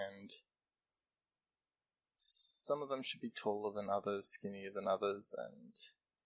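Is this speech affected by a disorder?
No.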